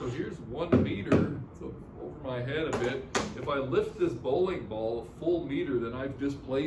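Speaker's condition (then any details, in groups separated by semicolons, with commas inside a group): No condition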